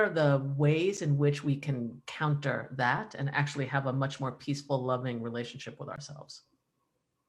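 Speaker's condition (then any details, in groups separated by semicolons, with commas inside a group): No condition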